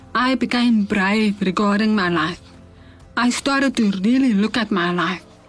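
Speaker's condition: Hearing loss with cochlear implants, severe; 97% hearing loss, struggled to understand in hearing school growing up; cochlear implants for 6 years, hearing brought up to 80%; learned early to speak like hearing person, mother bonita drew out language, not natural

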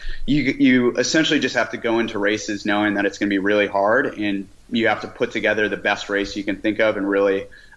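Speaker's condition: No condition

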